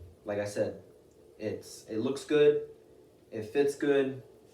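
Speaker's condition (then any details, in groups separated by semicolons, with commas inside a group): No condition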